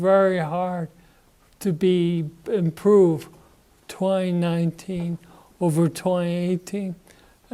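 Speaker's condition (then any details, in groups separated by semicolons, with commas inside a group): Parkinson's disease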